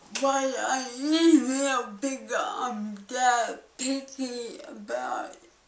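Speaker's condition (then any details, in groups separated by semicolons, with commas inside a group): Cerebral palsy; balance and speech most affected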